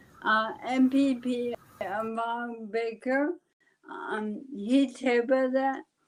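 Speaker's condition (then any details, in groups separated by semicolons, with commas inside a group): ALS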